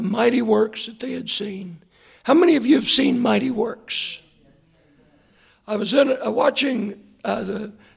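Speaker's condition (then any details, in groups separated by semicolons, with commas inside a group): Hoarseness after vocal cord surgery; hoarseness remains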